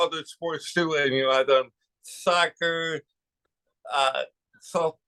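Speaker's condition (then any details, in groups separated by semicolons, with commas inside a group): Cerebral palsy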